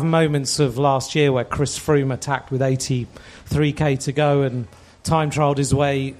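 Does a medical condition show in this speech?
No.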